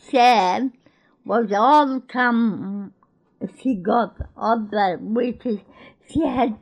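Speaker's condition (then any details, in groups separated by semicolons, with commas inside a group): Cerebral palsy; born in Greece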